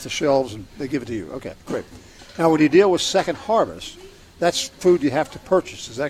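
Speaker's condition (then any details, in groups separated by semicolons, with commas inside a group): No condition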